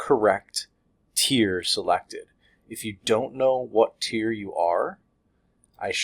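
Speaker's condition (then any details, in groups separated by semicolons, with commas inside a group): No condition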